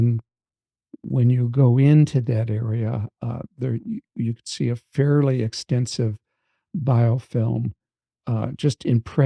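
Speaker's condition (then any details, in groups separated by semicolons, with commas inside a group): No condition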